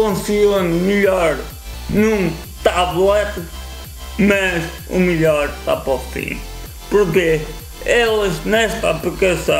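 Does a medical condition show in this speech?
Yes: cerebral palsy.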